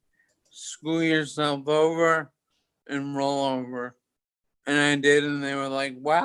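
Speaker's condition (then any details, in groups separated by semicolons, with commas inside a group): Toxic leukoencephalopathy, locked-in syndrome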